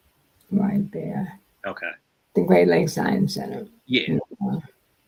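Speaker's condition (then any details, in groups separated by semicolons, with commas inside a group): Multiple sclerosis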